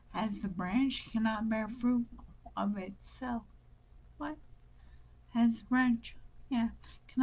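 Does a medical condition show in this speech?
Yes: brain injury.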